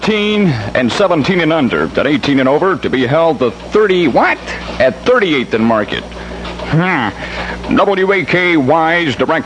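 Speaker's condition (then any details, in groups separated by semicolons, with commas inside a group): No condition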